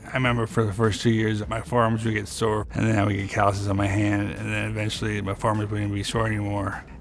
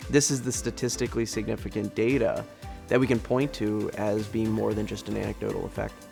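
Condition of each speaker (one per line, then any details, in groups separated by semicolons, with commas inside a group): Parkinson's disease
No condition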